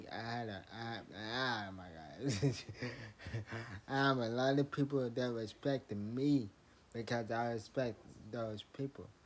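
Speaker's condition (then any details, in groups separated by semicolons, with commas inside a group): Traumatic brain injury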